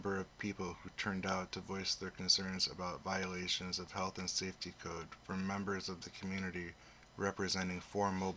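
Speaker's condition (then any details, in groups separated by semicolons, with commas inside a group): No condition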